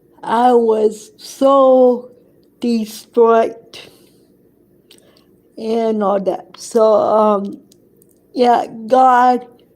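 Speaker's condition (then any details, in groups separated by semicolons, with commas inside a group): Cerebral palsy; affects hand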